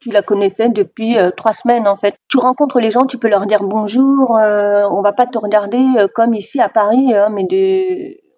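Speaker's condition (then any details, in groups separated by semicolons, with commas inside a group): Deafness, severe; deaf since childhood, diagnosed age four, hearing aids since four, from extreme prematurity, neonatal resuscitation; oralist, uses some sign language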